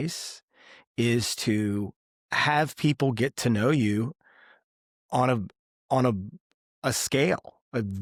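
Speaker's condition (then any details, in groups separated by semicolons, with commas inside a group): No condition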